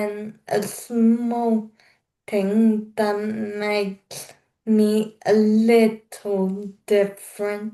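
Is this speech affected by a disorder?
Yes: cerebral palsy; slower speaking pace.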